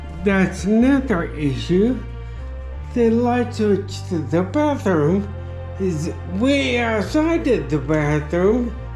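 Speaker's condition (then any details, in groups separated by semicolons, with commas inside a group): Traumatic brain injury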